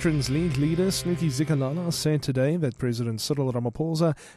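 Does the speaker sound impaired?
No.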